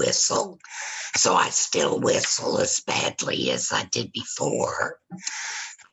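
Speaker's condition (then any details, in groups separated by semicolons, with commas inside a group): Laryngectomy after cancer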